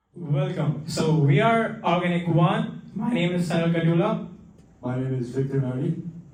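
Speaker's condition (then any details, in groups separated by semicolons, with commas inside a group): No condition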